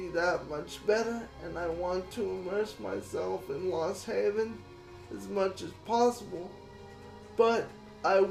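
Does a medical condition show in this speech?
Yes: cerebral palsy.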